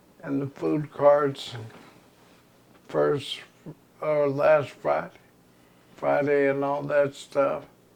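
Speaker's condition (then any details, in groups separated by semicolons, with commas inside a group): ALS; progressive terminal illness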